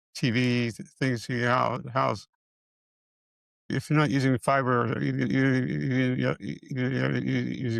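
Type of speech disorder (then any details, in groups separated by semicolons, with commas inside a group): Dysarthria; multiple system atrophy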